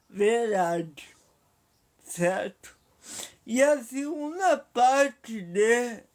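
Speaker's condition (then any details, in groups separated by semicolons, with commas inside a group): Paralysis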